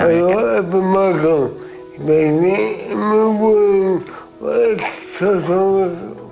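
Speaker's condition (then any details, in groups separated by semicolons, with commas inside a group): Speech disorder; specific speech disorder, tu delft speech recognition app works for him; hard to understand, largely unintelligible on first hearing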